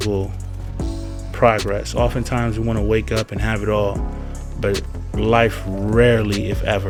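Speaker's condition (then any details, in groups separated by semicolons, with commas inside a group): No condition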